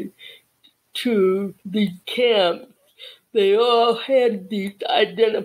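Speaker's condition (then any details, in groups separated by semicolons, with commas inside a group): Cerebral palsy; childhood speech therapy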